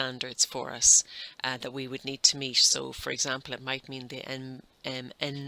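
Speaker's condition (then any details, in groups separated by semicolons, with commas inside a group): No condition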